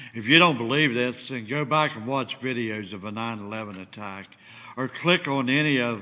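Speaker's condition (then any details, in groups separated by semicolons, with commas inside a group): No condition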